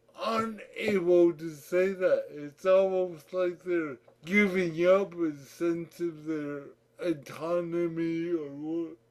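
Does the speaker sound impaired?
Yes: cerebral palsy; speech therapy in childhood, distinctive voice, imitated by friend Fred.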